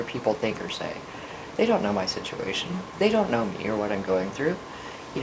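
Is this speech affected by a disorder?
No.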